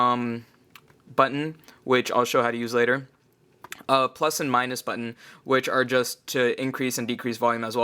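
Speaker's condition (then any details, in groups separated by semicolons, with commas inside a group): No condition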